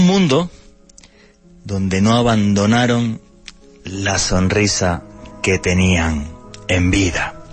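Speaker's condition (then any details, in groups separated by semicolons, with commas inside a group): No condition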